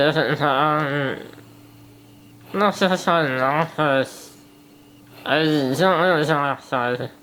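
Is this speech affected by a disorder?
Yes: spinal muscular atrophy type 1.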